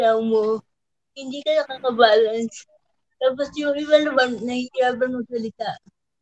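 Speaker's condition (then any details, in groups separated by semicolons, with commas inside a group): Cerebral palsy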